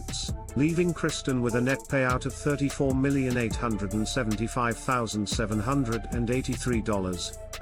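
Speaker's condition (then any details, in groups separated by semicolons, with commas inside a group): No condition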